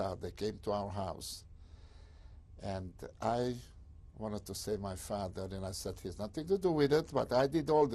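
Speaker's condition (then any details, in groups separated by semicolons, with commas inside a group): No condition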